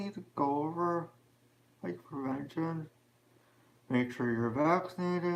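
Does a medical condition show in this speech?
Yes: spastic quadriplegic cerebral palsy.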